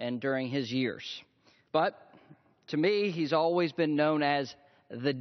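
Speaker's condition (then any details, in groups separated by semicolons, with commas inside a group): No condition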